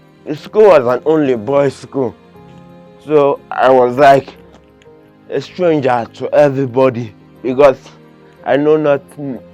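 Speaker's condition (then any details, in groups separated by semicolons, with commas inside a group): Cerebral palsy, severe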